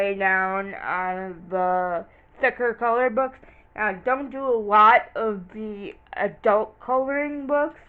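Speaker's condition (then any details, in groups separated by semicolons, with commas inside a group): Cerebral palsy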